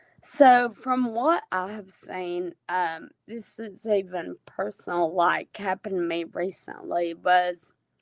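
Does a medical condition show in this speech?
Yes: Friedreich's ataxia.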